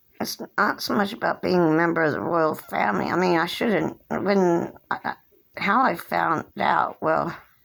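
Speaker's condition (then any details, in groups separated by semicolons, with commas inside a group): Cerebral palsy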